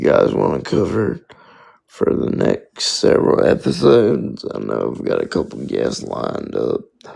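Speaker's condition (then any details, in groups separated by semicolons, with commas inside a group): Spastic quadriplegic cerebral palsy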